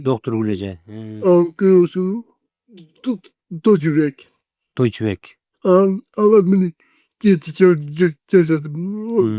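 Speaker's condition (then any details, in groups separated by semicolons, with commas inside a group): Cerebral palsy; 40 years with condition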